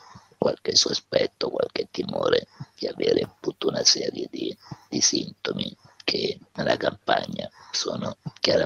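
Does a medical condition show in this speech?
Yes: laryngectomy; head and neck tumour.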